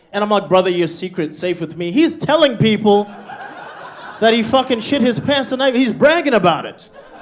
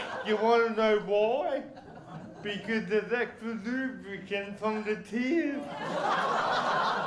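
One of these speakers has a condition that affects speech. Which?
The second: cerebral palsy.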